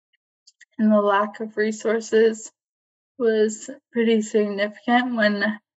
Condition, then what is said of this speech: ALS (motor neuron disease). But yeah, I feel like in some ways, sorry, I'm getting ready to lose my voice.